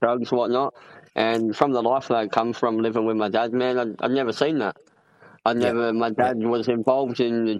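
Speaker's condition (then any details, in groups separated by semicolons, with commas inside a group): Cleft palate; congenital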